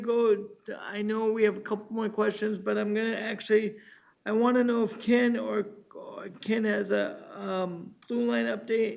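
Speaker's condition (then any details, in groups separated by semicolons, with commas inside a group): Cerebral palsy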